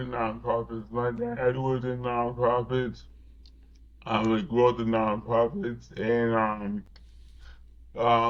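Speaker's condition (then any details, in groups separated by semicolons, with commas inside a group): Cerebral palsy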